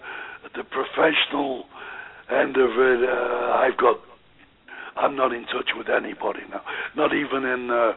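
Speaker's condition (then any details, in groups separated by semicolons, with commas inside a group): Voice box damage after neck operation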